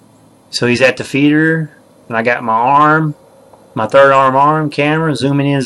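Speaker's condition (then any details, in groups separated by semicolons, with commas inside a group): No condition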